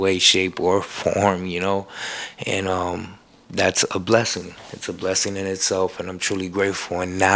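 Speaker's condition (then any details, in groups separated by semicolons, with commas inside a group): No condition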